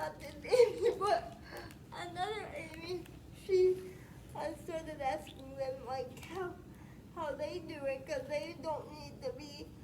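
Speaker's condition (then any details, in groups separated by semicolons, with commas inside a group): Spastic quadriplegic cerebral palsy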